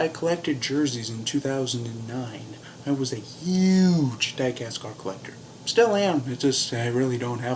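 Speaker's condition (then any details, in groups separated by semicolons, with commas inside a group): No condition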